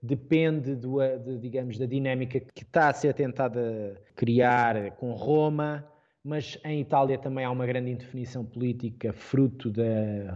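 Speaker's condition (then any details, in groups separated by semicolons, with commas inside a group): No condition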